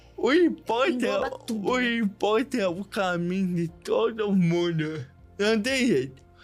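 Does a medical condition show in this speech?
Yes: cerebral palsy; diagnosed in childhood.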